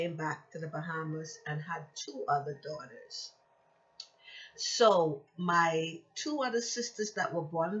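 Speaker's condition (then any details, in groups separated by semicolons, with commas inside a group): No condition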